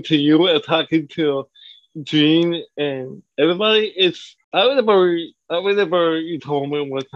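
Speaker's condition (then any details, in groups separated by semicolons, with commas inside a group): Cerebral palsy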